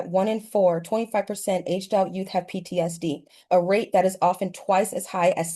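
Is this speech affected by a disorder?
No.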